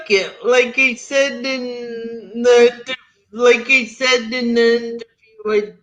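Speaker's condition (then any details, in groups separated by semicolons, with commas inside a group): Cerebral palsy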